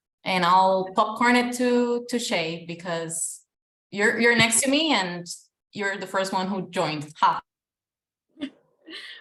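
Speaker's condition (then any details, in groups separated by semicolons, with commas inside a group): No condition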